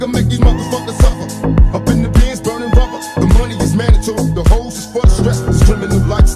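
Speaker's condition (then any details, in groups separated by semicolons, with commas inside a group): No condition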